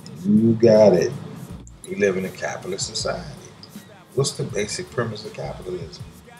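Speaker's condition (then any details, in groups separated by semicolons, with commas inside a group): No condition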